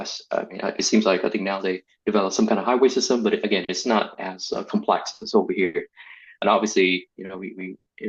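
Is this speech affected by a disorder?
No.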